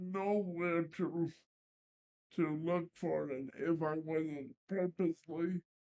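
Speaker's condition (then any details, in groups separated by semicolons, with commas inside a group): Cerebral palsy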